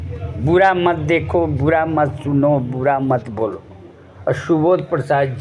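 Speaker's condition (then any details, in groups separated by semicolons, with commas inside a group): No condition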